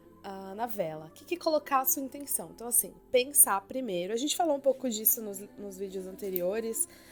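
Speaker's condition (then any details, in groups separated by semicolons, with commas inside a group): No condition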